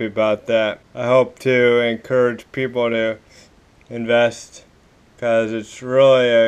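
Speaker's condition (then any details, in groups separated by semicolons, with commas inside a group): Cerebral palsy; spastic, affects walking and legs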